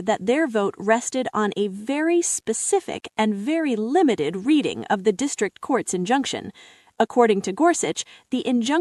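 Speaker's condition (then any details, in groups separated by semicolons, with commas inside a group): No condition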